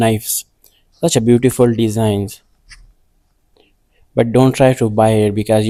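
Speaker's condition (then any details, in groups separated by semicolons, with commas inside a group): No condition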